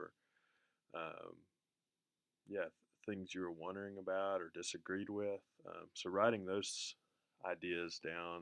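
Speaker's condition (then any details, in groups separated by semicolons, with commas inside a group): No condition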